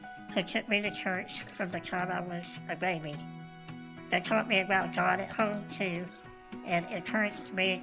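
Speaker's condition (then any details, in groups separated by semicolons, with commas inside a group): Goldenhar syndrome, cleft palate; congenital, no right ear, lung or thumb, missing right jawbone, facial bones, cleft lip and palate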